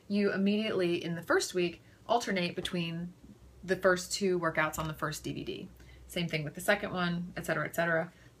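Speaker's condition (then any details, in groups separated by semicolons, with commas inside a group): No condition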